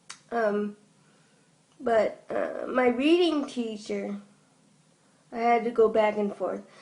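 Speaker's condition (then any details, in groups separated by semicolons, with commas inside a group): Cerebral palsy; from birth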